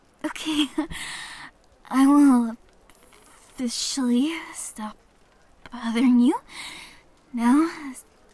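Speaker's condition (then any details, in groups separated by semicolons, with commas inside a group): Stutter (acted); worse with anxiety and nervousness; nervous and panicked while ordering, needed help ordering tea; stutter worse when nervous, comes and goes, talks pretty normally when relaxed; blocks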